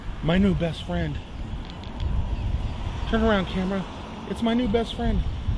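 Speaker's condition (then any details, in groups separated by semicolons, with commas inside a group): No condition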